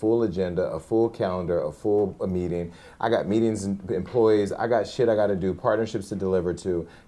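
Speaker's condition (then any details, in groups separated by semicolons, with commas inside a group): No condition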